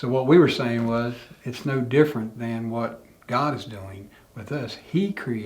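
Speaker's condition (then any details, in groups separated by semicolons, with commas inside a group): No condition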